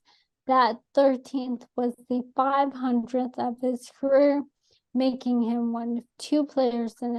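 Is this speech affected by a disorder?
Yes: ALS; atypical case.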